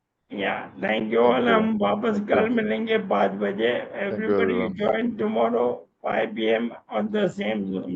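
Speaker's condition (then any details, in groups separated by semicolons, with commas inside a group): ALS; speech improved a little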